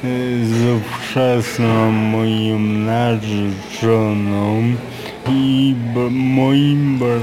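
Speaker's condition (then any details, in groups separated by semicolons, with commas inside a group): Aphasia; whole body paralysed after waking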